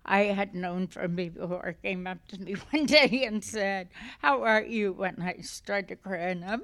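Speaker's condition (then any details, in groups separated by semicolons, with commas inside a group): Essential tremor; essential tremor affecting voice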